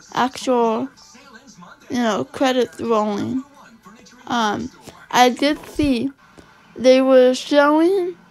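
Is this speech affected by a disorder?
Yes: cerebral palsy.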